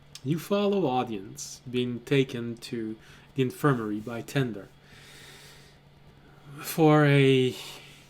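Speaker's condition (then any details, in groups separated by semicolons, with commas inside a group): No condition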